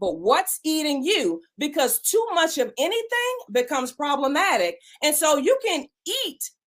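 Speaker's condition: No condition

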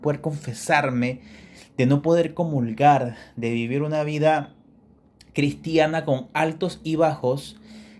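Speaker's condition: No condition

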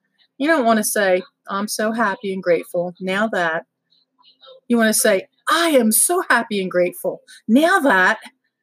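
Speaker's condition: No condition

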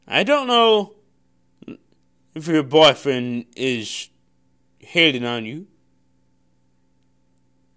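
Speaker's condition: Cerebral palsy; born with condition

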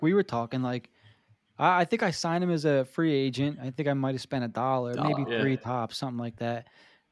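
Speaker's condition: No condition

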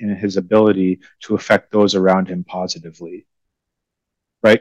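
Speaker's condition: No condition

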